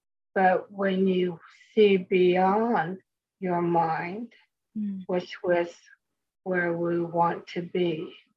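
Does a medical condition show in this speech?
Yes: speech impediment; about 2 years since stroke.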